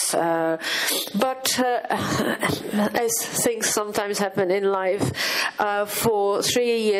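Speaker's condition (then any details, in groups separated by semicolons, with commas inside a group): No condition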